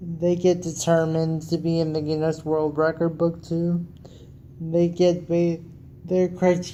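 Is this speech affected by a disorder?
Yes: cerebral palsy; wheelchair user.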